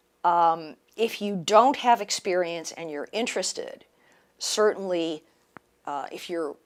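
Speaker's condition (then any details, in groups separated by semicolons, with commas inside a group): No condition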